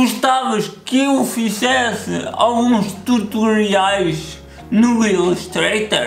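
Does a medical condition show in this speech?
Yes: cerebral palsy.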